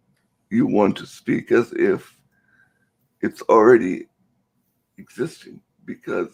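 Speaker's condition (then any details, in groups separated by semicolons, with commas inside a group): Cerebral palsy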